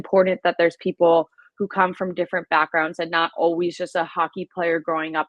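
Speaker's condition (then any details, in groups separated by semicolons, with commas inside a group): No condition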